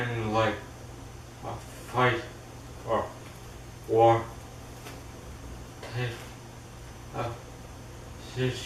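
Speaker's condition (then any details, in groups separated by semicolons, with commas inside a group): Traumatic brain injury; hit by car, left side paralysis, spasticity especially elbow; four years since injury, yoga therapy, deep tissue massage; speech improved, speaks at own pace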